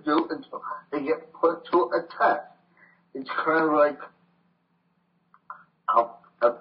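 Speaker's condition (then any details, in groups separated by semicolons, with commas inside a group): Voice box damage from tracheostomy; voice box damaged by medic's trach tube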